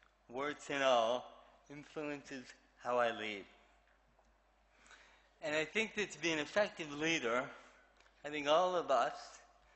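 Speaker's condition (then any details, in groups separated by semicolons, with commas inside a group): Cerebral palsy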